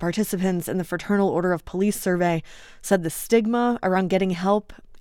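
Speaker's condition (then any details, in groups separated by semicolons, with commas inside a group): No condition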